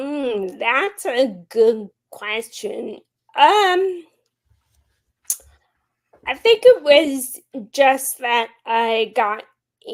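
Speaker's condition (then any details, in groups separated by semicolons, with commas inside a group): Friedreich's ataxia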